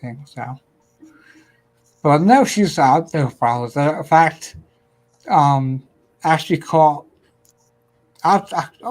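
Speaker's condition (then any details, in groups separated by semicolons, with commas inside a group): Ataxia; may slur speech, may sound drunk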